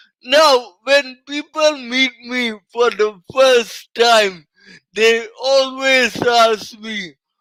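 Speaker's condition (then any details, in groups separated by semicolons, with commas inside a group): Cerebral palsy; from birth, oxygen loss at delivery, mainly physical; 28 years with it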